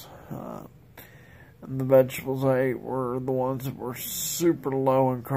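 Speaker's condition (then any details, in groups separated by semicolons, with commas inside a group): Multiple sclerosis; likely primary progressive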